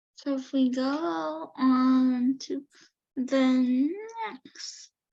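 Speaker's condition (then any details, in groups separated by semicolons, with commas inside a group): Cerebral palsy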